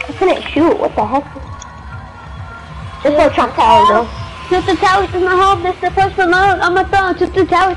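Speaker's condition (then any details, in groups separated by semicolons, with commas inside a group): No condition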